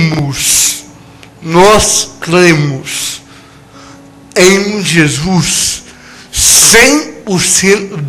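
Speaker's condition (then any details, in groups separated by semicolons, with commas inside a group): Cerebral palsy; no speech as child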